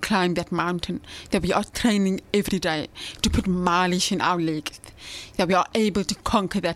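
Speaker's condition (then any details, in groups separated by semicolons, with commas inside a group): Deafness with cochlear implant; hearing aids gave very little hearing, now cochlear implant; uses cochlear implant, hears much more, hears sounds never heard before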